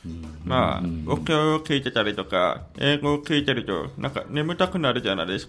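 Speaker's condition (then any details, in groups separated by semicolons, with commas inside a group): Hearing impairment, grade 2; congenital hearing impairment, lip reading, hard-of-hearing class in elementary school; after Hyper Genius method training, follows group conversation to some extent; communicates by spoken language, not sign language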